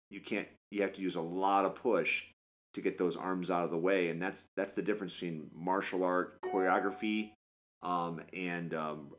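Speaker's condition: No condition

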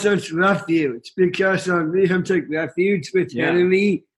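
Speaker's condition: Down syndrome

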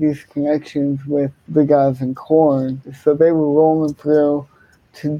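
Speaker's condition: Cerebral palsy, hemiplegia

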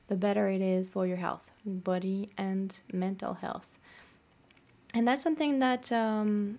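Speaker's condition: No condition

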